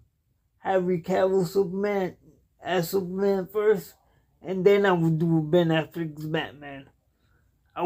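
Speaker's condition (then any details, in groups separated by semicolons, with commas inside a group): Cerebral palsy; cannot walk, uses wheelchair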